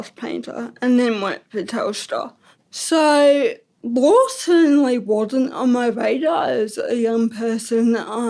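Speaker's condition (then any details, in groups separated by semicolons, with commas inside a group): Ataxic cerebral palsy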